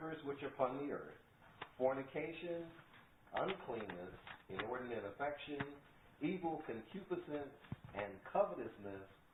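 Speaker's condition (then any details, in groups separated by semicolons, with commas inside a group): No condition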